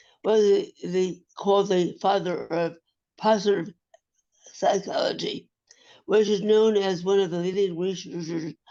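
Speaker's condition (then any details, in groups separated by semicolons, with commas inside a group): Acquired brain injury; ongoing recovery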